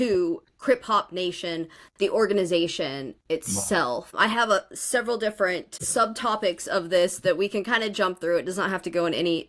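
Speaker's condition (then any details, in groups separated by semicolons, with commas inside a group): No condition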